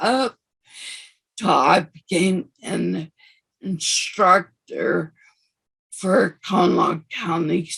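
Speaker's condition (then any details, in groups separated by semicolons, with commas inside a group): Severe anoxic brain injury; severe, wheelchair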